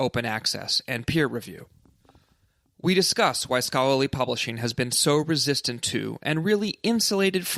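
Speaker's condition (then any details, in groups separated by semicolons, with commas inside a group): No condition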